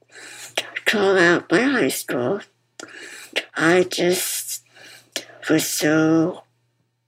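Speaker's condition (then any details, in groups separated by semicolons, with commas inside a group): Muscular dystrophy; congenital muscular dystrophy, diagnosed as toddler, relies on others for most daily living activities; BiPAP machine audible while talking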